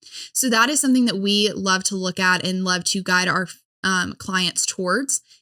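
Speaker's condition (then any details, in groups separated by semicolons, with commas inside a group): No condition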